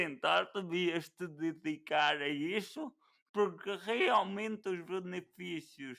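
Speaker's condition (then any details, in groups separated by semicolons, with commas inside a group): Cerebral palsy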